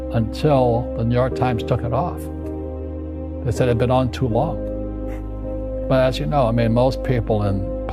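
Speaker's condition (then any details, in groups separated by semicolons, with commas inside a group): No condition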